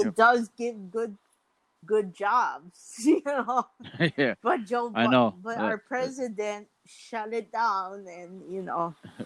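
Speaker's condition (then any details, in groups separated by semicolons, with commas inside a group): Mild cerebral palsy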